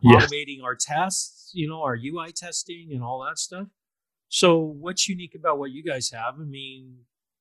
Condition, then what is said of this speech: None; typical speech.